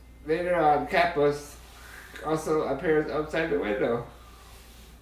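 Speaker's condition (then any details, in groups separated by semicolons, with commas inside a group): Duchenne muscular dystrophy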